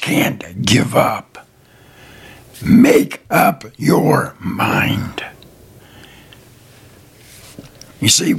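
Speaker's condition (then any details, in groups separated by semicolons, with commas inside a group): Throat cancer, partial laryngectomy; medications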